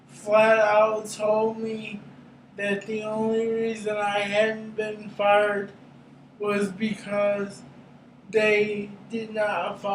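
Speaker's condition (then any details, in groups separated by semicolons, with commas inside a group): Cerebral palsy; brain injury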